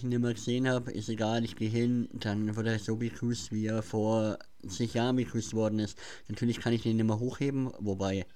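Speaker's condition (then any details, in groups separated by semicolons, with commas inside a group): Cleft palate; since childhood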